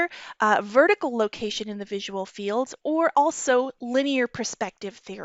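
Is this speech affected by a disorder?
No.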